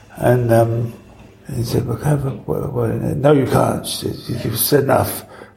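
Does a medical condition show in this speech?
Yes: Parkinson's; Parkinson's affects speech, rare audio interview.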